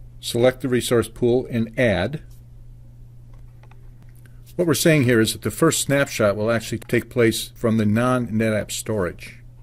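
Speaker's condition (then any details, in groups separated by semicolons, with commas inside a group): No condition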